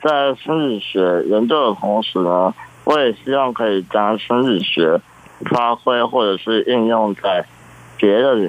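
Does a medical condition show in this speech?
Yes: congenital muscular dystrophy; present from birth; gradually losing strength, pen handwriting difficult.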